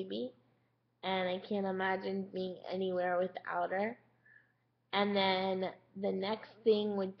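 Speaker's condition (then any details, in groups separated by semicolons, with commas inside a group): Cerebral palsy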